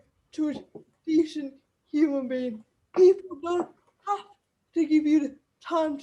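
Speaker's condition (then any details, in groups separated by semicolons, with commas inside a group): Cerebral palsy; wheelchair user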